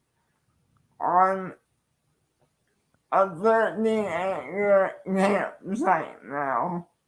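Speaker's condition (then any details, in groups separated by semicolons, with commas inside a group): Cerebral palsy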